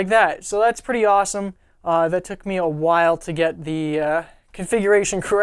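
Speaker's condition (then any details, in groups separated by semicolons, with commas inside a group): No condition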